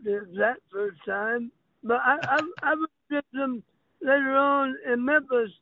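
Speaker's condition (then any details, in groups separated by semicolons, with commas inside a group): Throat cancer; throat cancer survivor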